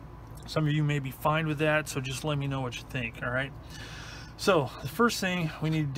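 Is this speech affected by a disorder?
No.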